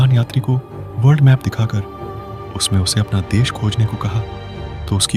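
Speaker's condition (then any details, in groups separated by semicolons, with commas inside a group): No condition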